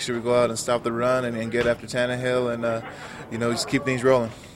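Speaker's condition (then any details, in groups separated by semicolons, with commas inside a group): No condition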